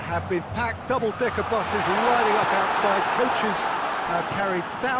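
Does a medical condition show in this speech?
No.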